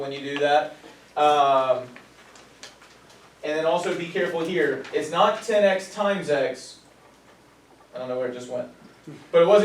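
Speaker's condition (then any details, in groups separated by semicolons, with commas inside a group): No condition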